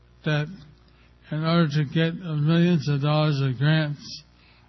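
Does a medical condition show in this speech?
Yes: stroke with facial paralysis; half of face paralyzed.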